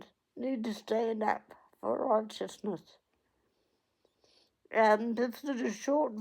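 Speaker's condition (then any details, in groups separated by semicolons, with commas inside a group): Cerebral palsy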